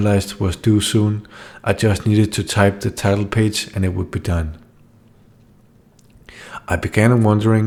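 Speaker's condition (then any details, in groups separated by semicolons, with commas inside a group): No condition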